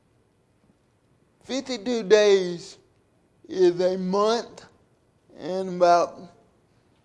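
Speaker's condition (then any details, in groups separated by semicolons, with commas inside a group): Cerebral palsy; from birth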